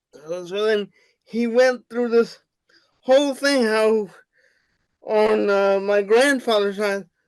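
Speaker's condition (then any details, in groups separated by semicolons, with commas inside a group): Cerebral palsy; wheelchair user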